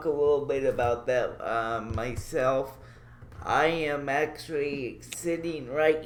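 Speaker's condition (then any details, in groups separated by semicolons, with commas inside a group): Cerebral palsy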